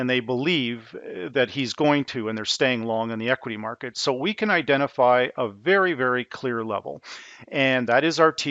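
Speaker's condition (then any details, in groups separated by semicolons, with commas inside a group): No condition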